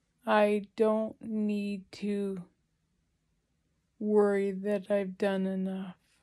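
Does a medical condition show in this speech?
Yes: ALS.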